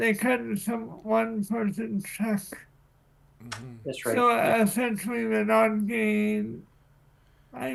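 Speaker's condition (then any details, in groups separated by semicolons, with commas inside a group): Cerebral palsy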